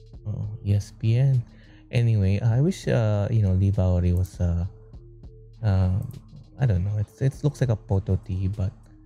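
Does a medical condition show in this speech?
No.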